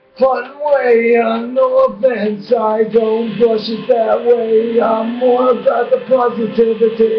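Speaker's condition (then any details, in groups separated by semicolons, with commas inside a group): Brain injury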